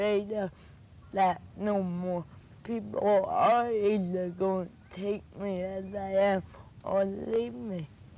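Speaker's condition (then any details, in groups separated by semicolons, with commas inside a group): Cerebral palsy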